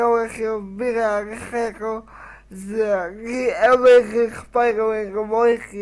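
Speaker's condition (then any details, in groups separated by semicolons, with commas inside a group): Cerebral palsy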